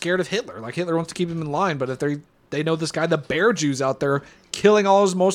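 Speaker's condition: No condition

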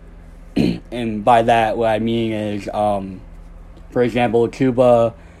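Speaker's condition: Cleft lip and palate; no front teeth at birth

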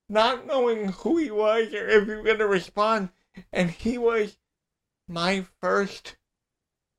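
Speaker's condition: Cerebral palsy, spastic quadriplegia

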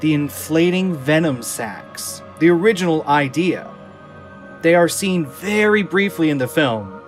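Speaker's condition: No condition

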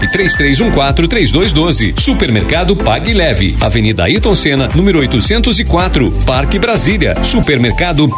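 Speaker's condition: No condition

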